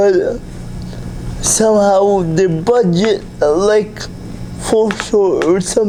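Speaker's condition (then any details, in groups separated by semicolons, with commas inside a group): Cerebral palsy; able to speak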